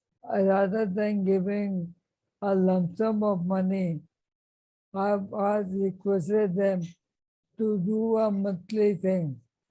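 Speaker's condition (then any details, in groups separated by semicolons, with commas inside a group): ALS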